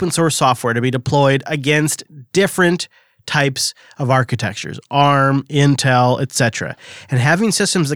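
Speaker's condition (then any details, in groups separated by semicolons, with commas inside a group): No condition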